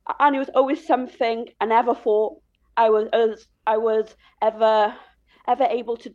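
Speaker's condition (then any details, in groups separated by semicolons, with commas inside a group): Stammer; childhood-onset stammer identified at school, speech therapy for many years until about age 13, unhelpful; listening to music through headphones helps speech, spoke wedding vows without needing headphones; repeated words, blocks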